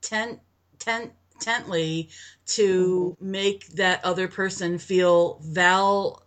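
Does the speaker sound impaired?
Yes: stuttering; stutter persisting into adulthood; formerly avoided speaking situations, speechless at first self-help group meeting, said name and stutter by fourth or fifth; here repeated sounds.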